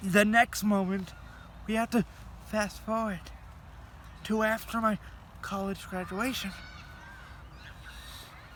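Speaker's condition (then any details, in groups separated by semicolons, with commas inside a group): Cerebral palsy; heavily altered breathing patterns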